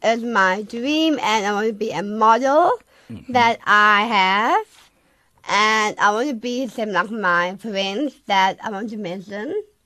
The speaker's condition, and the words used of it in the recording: Down syndrome. She speaks a lot slower.